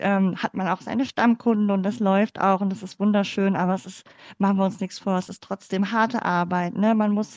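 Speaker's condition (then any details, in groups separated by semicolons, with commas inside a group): Cleft palate; speaking in front of class or using voice in speech never felt easy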